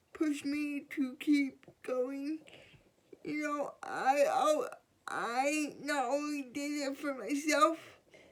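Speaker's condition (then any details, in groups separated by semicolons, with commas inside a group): Cerebral palsy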